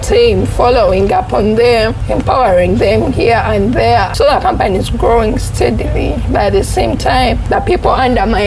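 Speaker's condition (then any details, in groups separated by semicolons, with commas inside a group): Cerebral palsy; hearing difficulty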